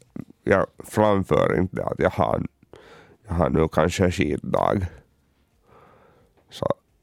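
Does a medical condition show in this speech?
Yes: cerebral palsy; uses wheelchair.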